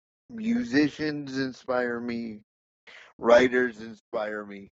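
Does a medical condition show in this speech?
Yes: cerebral palsy; diagnosed at age one and a half in New Jersey, delayed crawling, poor sitting balance; said to be able to speak, see and hear.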